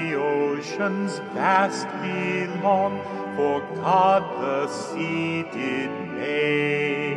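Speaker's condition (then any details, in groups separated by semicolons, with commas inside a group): No condition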